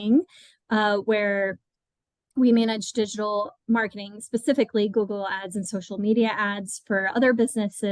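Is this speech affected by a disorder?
No.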